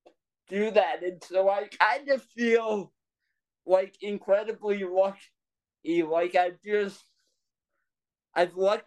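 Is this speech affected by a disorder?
Yes: cerebral palsy; present from birth, brain blood vessel burst acting like stroke, walker when little, power wheelchair since age five, completely non-ambulatory; breathing struggles some days affect speech, voice lags behind thoughts when excited or nervous.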